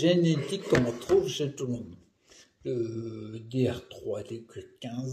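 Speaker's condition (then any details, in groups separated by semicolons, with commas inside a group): Primary progressive multiple sclerosis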